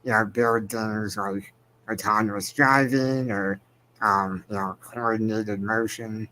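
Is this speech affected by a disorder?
Yes: spinal muscular atrophy.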